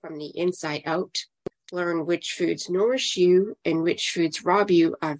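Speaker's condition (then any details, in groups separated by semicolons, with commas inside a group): No condition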